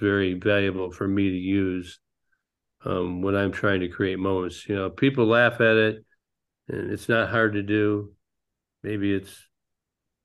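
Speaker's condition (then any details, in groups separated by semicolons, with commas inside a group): Parkinson's disease; no longer flies planes because of Parkinson's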